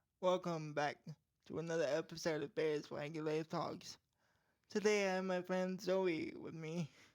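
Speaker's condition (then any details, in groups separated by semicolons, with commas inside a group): Cerebral palsy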